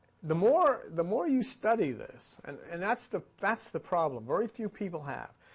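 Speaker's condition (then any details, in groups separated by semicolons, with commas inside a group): No condition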